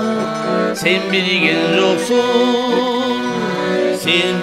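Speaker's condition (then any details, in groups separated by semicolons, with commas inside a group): No condition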